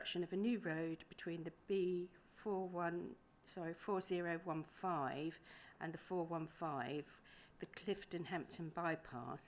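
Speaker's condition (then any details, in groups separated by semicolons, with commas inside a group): No condition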